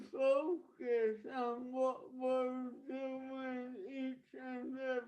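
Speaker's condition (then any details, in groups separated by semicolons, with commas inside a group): Traumatic brain injury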